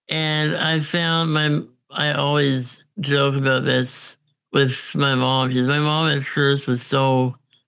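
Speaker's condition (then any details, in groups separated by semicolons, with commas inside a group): Congenital muscular dystrophy; on a ventilator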